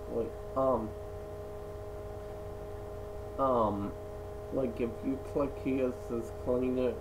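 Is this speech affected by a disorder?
Yes: cerebral palsy.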